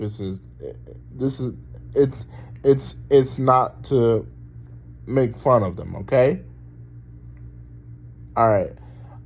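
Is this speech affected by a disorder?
Yes: cerebral palsy; talks very well.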